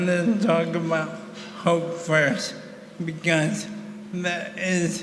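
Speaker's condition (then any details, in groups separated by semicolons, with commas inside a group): ALS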